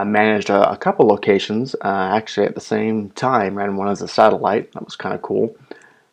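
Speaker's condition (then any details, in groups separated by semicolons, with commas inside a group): No condition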